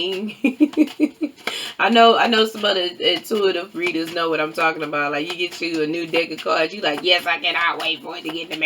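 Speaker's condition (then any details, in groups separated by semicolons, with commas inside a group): No condition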